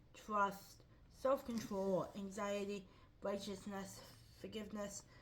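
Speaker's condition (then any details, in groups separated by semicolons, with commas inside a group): Cerebral palsy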